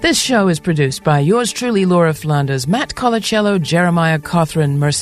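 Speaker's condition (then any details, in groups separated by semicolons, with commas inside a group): No condition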